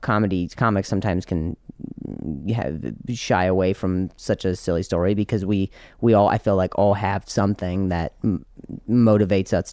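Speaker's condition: Stutter, acquired; dizziness and fall, doctor expected recovery within a month; focuses on ending sentences well; fluent for long stretches then a word catches, stuck at sentence starts, worse when voice praised; repeated sounds, repeated words

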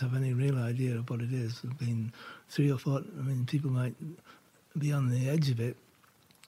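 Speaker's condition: Parkinson's; very focused walking

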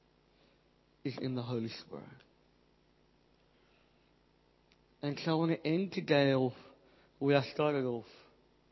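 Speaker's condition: Cleft palate, Pierre Robin syndrome

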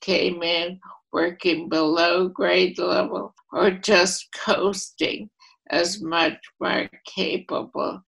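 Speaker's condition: ALS, primary lateral sclerosis; voice affected

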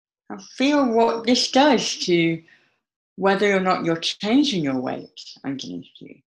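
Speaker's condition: Cleft palate speech impediment, mild; cleft palate from birth, childhood repair, facial deformities, childhood operations, long immobilization, relearned walking; slight speech impediment from cleft palate

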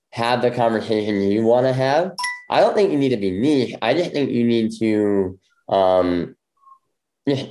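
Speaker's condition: Bilateral cleft lip; left hearing loss

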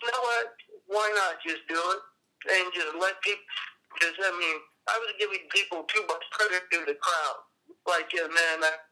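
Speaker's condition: Cerebral palsy; appearance likened to Parkinson's

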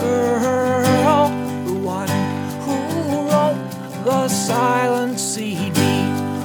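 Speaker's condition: No condition

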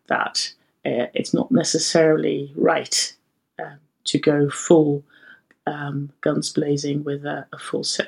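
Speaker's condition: No condition

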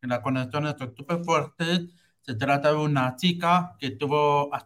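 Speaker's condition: Hearing loss with cochlear implant; about 34, uses cochlear implant, new operating system connects implant to computer, no headphones

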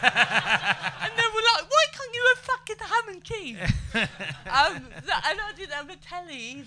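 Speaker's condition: Cerebral palsy; able to speak and move

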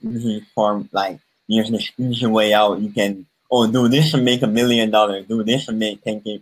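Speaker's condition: Cleft palate; speech impediment noticeable to listeners

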